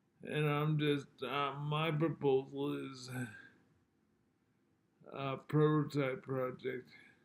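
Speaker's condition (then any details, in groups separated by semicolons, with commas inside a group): Multiple sclerosis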